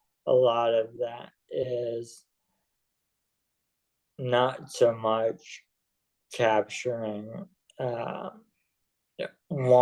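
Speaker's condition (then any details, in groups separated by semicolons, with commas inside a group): ALS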